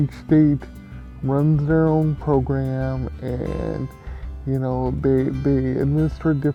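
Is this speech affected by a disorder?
Yes: cerebral palsy; from birth.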